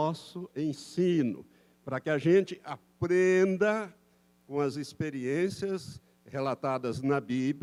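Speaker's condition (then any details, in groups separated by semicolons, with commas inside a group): No condition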